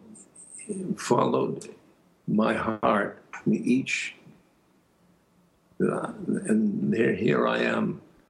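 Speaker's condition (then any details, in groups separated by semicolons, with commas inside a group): Aphasia; speech stops, and things like that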